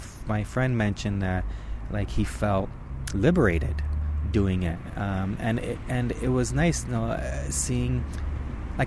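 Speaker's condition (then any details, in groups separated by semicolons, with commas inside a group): Stuttering; stuttering that comes and goes, occasional very severe episodes, voluntary stuttering a goal, finds it hard; not stuttering much during this recording, recording outdoors in Toronto backyard in cold; varies, worse when cold, usually while recording, little stuttering at stutterers meetup; blocks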